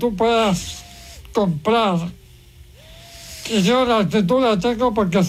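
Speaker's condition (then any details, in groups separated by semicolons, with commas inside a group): Amyotrophic lateral sclerosis, severe; mobility only in hands, cannot eat, no strength to cough, uses cough assist machine; most advanced stage, assisted breathing with pressure air machine, not oxygen; voice described by host as impressive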